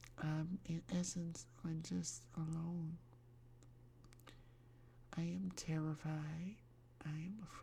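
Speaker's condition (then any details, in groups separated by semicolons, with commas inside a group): Myasthenia gravis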